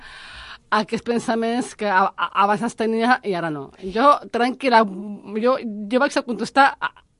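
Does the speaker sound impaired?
Yes: Down syndrome; intellectual disability.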